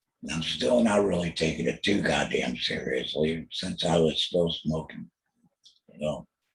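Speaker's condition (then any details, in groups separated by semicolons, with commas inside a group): Total laryngectomy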